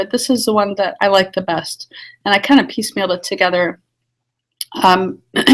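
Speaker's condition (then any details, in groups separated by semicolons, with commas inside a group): No condition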